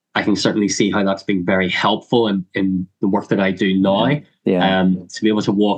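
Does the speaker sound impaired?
Yes: cleft lip and palate; congenital.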